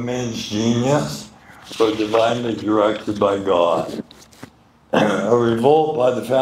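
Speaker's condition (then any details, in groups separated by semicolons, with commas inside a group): Medical condition affecting speech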